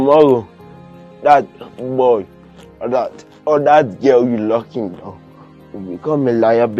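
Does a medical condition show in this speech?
Yes: cerebral palsy.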